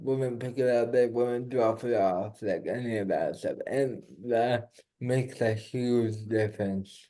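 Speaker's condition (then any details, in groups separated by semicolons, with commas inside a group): Cerebral palsy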